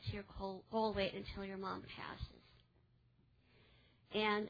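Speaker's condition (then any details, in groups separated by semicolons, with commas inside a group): Cleft palate; congenital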